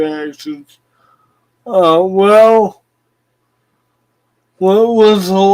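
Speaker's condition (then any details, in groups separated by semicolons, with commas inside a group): Cerebral palsy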